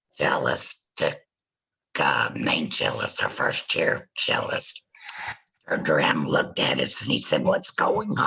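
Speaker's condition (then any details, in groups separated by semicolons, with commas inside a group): Laryngectomy after cancer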